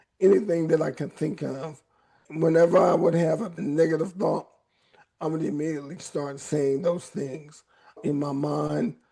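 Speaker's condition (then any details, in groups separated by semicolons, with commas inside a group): ALS; voice raspy at times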